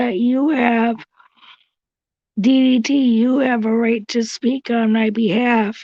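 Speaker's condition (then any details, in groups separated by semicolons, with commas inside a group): Cerebral palsy; since birth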